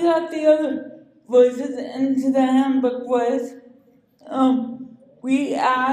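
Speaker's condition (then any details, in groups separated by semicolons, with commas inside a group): Cerebral palsy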